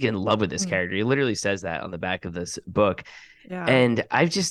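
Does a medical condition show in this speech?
No.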